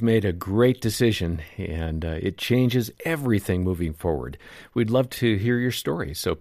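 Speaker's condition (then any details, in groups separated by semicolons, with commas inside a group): No condition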